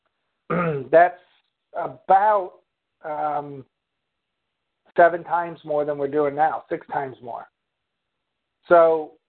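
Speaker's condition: No condition

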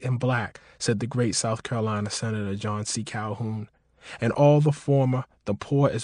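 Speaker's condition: No condition

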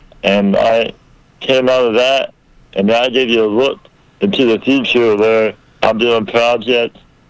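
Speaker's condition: Muscular dystrophy, a rare form

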